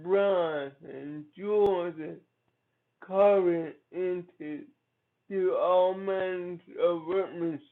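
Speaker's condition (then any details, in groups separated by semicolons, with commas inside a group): Cerebral palsy; from birth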